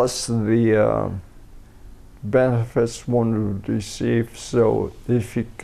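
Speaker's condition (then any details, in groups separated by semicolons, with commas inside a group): Multiple system atrophy; first diagnosed as cerebellar ataxia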